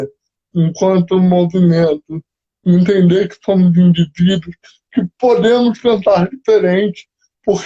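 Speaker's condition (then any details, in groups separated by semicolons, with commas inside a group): Cerebral palsy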